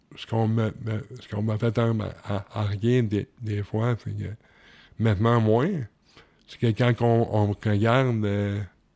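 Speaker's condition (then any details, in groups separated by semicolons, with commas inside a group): Cerebral palsy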